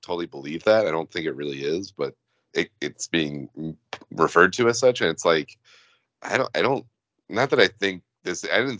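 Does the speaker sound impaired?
No.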